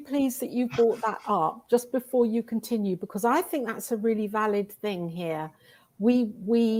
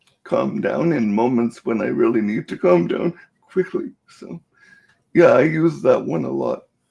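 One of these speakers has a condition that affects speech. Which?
The second: cerebral palsy.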